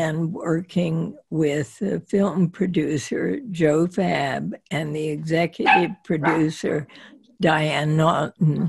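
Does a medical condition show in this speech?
Yes: spasmodic dysphonia.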